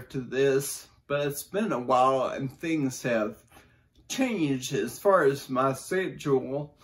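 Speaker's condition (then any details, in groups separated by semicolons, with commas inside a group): Brain injury; voice exercises twice daily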